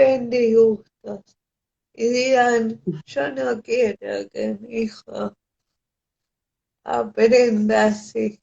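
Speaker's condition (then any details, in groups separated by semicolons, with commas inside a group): Cerebral palsy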